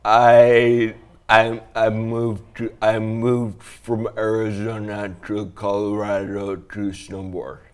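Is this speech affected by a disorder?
Yes: traumatic brain injury; diffuse axonal brain shearing from snowboard crash into tree, cerebellum damaged, month-and-a-half coma, walks with walker; ongoing physical therapy, planning occupational therapy, past return to work program; slurred speech, thinking sharp, relearned talking and swallowing after coma.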